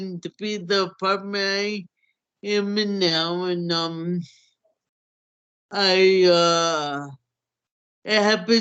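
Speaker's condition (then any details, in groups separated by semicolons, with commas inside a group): Cerebral palsy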